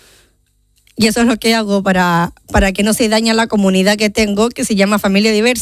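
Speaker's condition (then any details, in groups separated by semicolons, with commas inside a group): Down syndrome; genetic, present from birth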